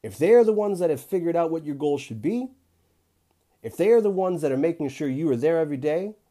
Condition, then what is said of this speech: None; typical speech.